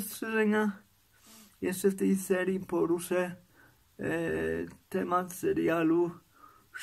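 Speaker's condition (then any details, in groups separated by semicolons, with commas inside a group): Cerebral palsy; uses wheelchair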